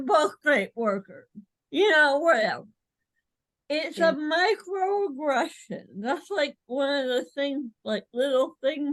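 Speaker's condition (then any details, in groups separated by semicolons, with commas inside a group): Cerebral palsy; speech and movement visibly affected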